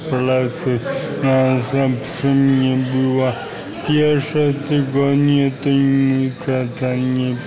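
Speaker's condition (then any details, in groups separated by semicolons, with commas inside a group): Aphasia; whole body paralysed after waking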